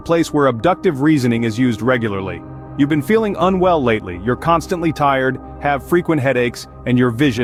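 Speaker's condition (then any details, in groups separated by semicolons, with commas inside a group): No condition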